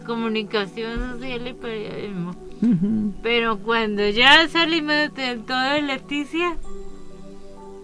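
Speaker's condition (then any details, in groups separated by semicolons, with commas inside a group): Cerebral palsy; special programs in Leticia alternating with school in childhood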